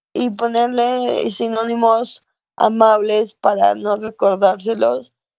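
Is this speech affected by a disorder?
Yes: cerebral palsy.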